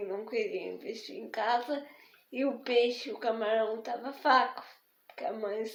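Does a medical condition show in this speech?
Yes: spastic diplegic cerebral palsy.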